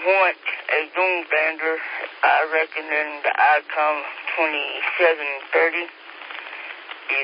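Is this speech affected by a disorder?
Yes: speech impediment; apologizes for speech impediment while speaking on radio net.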